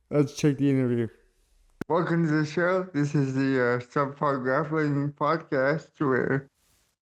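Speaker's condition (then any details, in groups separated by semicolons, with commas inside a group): Cerebral palsy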